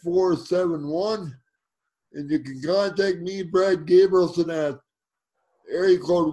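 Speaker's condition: Cerebral palsy; present since birth, Invacare power wheelchair with fitted seat, leg elevation and recline for repositioning; seated in Invacare power wheelchair

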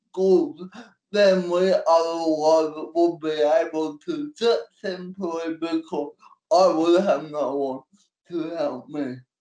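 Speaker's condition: Cerebral palsy; cerebral palsy since birth, physical disability only, manual wheelchair, support worker takes notes and types for him

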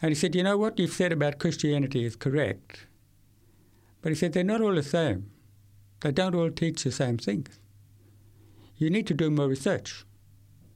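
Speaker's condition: Severe to profound hearing loss; uses hearing aids

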